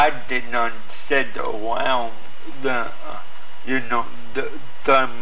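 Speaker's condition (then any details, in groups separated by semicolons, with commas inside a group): Cerebral palsy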